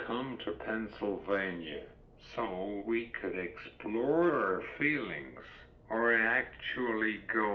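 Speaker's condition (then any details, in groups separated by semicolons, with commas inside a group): Cerebral palsy; uses wheelchair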